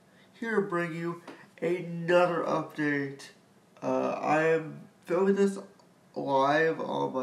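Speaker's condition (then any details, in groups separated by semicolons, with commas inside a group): Spastic quadriplegic cerebral palsy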